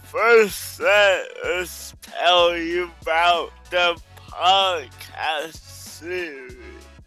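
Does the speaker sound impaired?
Yes: cerebral palsy; limits physical work such as flipping burgers or bagging groceries.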